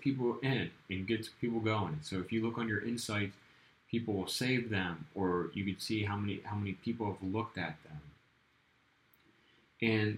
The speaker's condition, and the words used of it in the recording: None; typical speech.